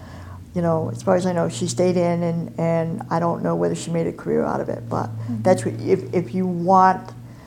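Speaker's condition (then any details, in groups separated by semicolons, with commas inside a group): Cleft palate and cleft lip; congenital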